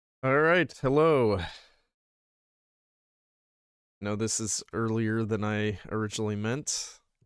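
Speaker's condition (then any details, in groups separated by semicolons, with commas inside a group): No condition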